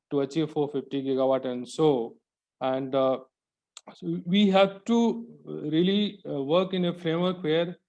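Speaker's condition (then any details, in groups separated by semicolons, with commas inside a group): No condition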